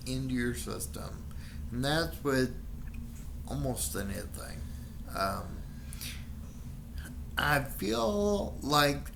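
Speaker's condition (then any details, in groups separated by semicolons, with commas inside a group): Friedreich's ataxia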